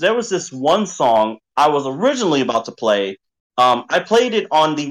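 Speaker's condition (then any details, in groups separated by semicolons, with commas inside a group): No condition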